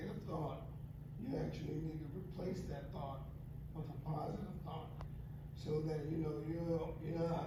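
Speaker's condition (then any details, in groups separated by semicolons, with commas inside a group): ALS; onset in hands with cramping; about nine years since diagnosis, daily therapy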